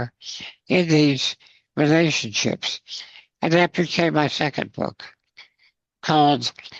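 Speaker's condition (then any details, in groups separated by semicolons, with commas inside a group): Spinal muscular atrophy; congenital, muscle weakness, wheelchair user; lifelong, age 62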